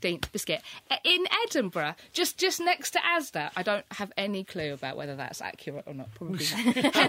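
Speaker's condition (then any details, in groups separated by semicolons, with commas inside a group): Tourette's syndrome; physical and verbal tics, coprolalia with involuntary obscene tics, occasional tics colliding unusual ideas; frequent verbal tics, also hedgehog, cats, Aladdin, otherwise clear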